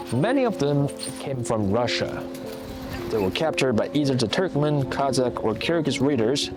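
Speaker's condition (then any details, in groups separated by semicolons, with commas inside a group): No condition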